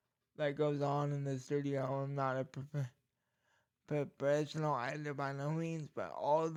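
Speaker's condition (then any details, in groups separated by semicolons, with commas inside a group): Cerebral palsy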